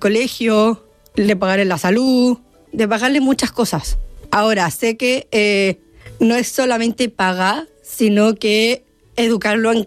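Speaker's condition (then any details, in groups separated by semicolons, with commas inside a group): Down syndrome; congenital, diagnosed before birth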